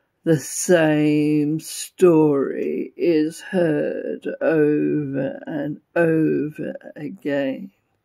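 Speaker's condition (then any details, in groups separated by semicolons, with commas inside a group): Functional neurological disorder; cannot talk properly today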